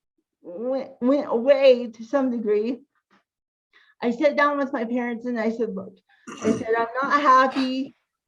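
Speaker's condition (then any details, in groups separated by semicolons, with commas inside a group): Cerebral palsy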